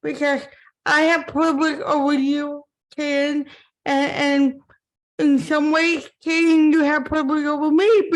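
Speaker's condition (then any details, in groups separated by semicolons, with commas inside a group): Cerebral palsy; from birth; impaired speech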